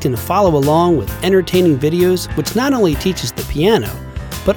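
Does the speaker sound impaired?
No.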